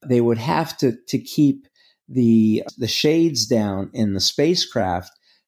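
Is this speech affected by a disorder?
No.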